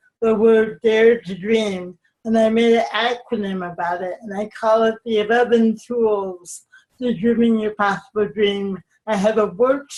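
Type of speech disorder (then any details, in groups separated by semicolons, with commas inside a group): Cerebral palsy, mild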